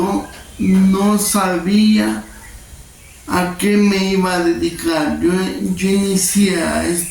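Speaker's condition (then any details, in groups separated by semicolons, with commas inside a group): Cerebral palsy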